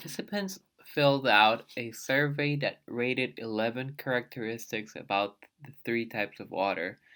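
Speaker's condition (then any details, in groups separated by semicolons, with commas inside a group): No condition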